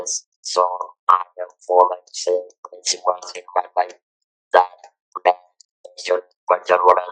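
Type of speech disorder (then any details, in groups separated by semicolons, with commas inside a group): Electrolarynx speech; throat cancer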